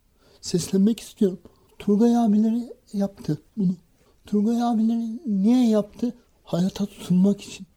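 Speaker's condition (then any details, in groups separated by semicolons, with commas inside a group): Cerebral palsy; school speech difficulty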